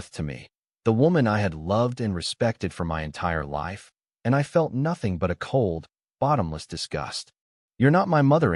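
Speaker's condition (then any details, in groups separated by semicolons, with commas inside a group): No condition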